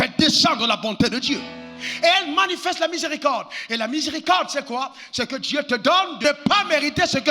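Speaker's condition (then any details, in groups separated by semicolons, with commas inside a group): No condition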